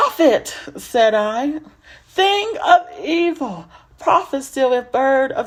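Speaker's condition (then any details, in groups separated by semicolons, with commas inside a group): No condition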